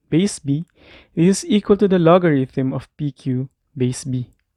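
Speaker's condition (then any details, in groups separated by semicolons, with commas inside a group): No condition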